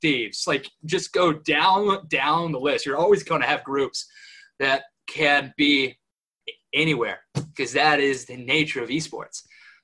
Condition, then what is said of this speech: Stuttering. I have a stutter and used to be a whole lot worse.